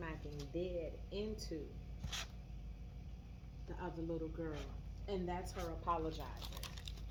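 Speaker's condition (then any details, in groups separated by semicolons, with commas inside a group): No condition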